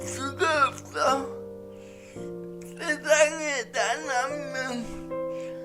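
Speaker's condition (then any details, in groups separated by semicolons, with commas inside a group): Brain lesion disability grade 1, severe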